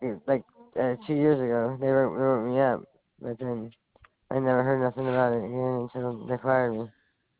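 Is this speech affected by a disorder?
Yes: stroke; past stroke, lasting speech impairment, considers self partly disabled; speech still impaired at time of call; impaired speech from stroke, speech kind of messed up, limits public-facing work.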